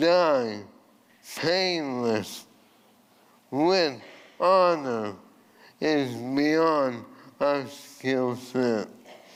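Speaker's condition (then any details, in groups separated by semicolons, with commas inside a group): ALS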